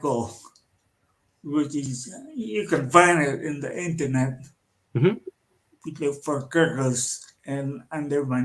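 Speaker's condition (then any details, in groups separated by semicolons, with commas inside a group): Cerebral palsy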